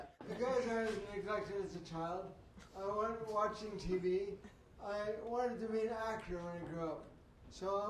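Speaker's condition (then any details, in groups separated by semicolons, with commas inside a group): Traumatic brain injury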